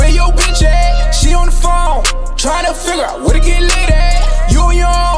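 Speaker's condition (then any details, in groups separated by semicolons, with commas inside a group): No condition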